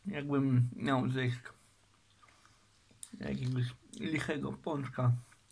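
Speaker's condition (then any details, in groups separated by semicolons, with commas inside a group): Cerebral palsy; uses wheelchair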